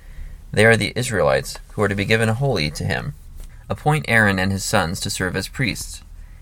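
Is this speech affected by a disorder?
No.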